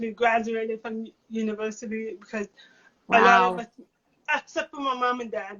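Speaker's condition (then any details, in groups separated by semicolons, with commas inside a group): Cerebral palsy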